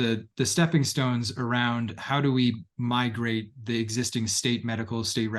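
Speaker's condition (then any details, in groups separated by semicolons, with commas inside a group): No condition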